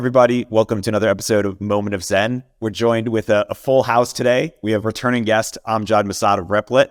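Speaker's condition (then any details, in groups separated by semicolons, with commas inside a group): No condition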